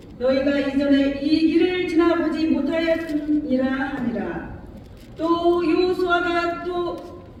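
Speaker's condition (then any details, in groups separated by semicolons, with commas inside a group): No condition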